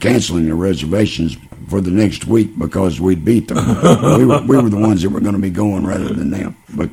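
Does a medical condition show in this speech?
Yes: laryngeal cancer; laryngeal cancer following lung cancer diagnosed 2006, later lesions in mouth and one on neck, about 12 years; unable to eat or drink for past three years, all intake through feeding tube.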